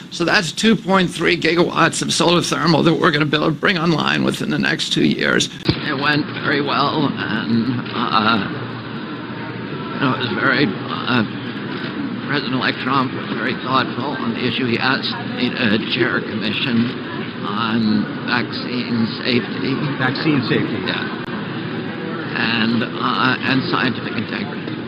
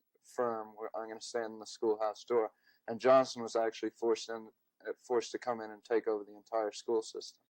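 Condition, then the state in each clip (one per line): Spasmodic dysphonia
Years after onset
Before onset, pre-2000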